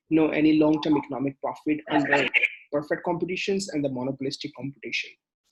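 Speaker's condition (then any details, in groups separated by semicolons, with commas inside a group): No condition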